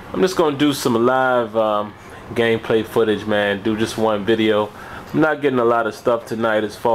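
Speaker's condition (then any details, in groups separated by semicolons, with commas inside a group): No condition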